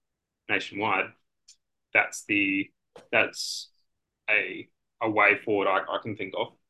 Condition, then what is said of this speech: Aphasia. And it was until I was mid to late 20s, that's when I could hold a good conversation.